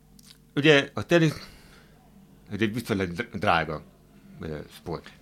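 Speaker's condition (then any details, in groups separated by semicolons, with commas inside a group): Hearing impairment, hard of hearing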